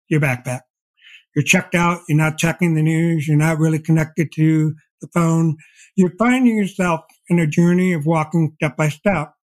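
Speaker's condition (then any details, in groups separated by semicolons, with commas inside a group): Deafblindness; progressive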